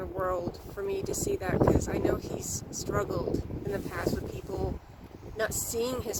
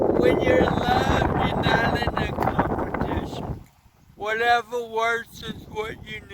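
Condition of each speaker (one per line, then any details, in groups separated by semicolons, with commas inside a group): No condition
Cerebral palsy; impaired muscle coordination, brain damage; speech impairment, effortful words, abbreviations come out clearer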